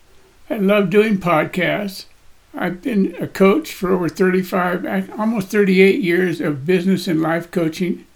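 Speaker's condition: Parkinson's disease; voice shakes, body shakes

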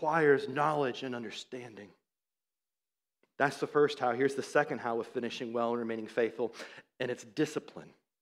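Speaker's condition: No condition

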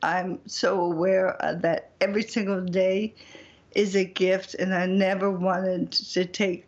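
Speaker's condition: Bulbar ALS; lisp, difficulty with articulation, effortful tongue movement, not speaking clearly, ALS impact audible

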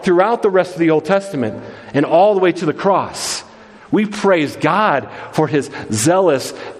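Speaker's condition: No condition

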